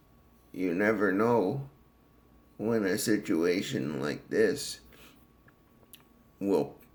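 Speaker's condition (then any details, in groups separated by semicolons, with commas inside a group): Cerebral palsy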